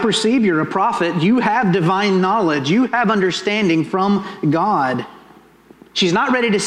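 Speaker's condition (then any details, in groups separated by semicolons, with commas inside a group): No condition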